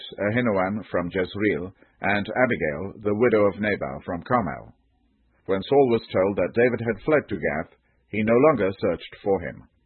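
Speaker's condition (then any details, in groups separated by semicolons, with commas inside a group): No condition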